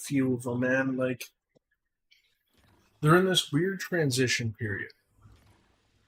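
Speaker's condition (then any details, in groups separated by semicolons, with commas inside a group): No condition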